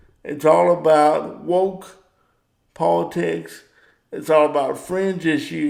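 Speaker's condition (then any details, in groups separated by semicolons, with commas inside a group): Cerebral palsy; power wheelchair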